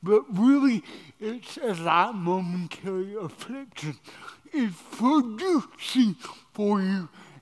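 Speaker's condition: Cerebral palsy

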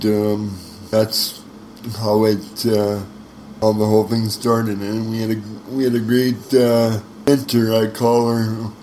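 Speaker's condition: Spastic cerebral palsy; uses wheelchair

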